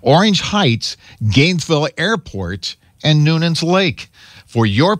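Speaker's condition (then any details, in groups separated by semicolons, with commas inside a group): No condition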